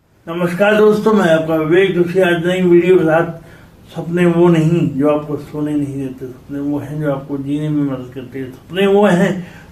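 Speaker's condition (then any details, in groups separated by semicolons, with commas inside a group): Cerebral palsy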